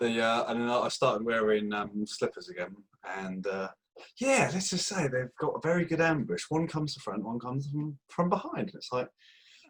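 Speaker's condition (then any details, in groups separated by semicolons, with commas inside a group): No condition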